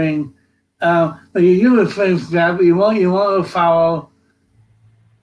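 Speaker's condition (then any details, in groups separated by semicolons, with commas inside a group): Cerebral palsy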